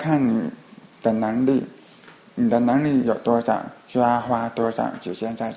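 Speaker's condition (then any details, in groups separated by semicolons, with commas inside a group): Hearing impairment; others speak too fast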